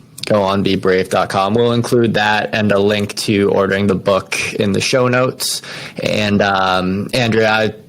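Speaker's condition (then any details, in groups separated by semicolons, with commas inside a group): No condition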